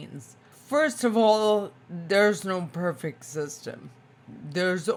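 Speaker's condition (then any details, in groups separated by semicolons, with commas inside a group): Spinocerebellar ataxia type 2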